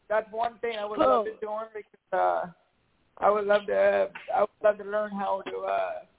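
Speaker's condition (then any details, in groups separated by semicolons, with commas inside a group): Cerebral palsy; past challenges speaking up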